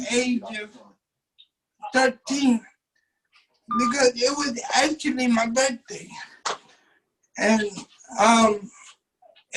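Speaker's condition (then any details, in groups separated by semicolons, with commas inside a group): Cerebral palsy; 27 years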